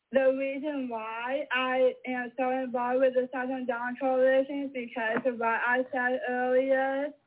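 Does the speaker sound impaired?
Yes: mosaic Down syndrome; described as fully mosaic and high functioning.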